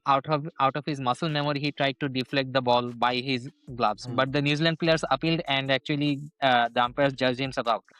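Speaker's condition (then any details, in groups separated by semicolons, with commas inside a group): No condition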